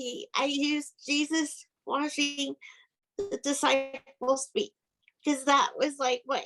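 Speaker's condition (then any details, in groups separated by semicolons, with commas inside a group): Cerebral palsy; physical disability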